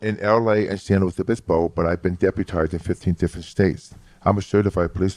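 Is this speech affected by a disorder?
Yes: hearing loss; lost about 75% of hearing close to birth, severe childhood speech impediment, left ear surgery; formerly severe monotone speech, inflection improved by studying phonetics, New York accent.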